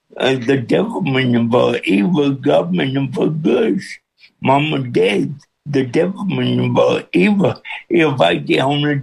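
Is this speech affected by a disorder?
Yes: cerebral palsy with speech impediment; congenital cerebral palsy; speech impediment since birth, hard to understand at first, pastor John Hayes feared nobody could understand, listeners adjust within minutes.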